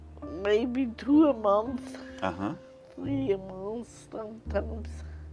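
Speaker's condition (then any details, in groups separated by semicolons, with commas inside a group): Multiple sclerosis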